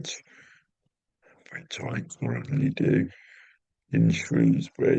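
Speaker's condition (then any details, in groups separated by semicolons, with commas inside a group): Cerebral palsy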